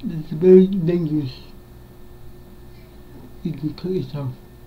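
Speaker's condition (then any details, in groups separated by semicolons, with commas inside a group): Cerebral palsy; movement disorder, jerky movements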